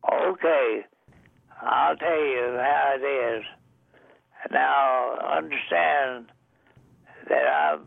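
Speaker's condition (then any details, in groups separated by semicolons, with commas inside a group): Deafness; also blind, age 99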